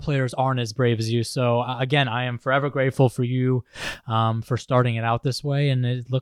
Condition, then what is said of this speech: No condition.